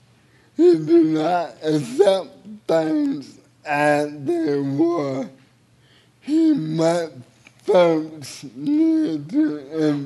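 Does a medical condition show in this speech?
Yes: cerebral palsy; a little difficult.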